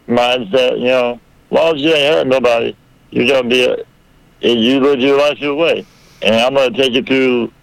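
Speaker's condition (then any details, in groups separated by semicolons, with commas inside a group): Muscular dystrophy, a rare form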